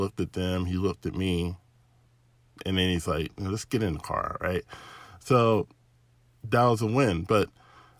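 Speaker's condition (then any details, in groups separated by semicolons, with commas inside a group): No condition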